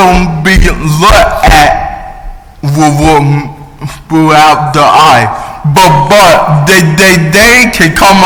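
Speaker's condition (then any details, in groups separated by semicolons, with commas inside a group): Cerebral palsy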